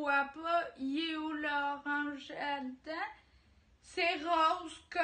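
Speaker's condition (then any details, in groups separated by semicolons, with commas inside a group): Ataxia; degenerative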